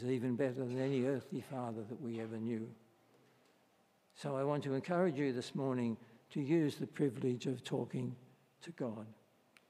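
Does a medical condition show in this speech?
Yes: Parkinson's disease; varying.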